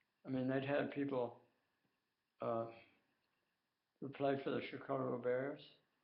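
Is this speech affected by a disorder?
Yes: tongue cancer.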